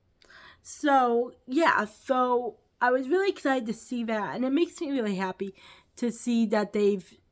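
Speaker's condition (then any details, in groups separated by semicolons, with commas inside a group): Cerebral palsy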